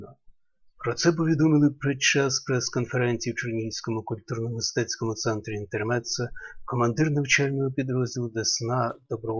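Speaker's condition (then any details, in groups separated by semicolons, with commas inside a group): No condition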